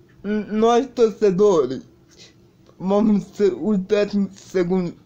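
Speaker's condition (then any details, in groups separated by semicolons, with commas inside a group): Cerebral palsy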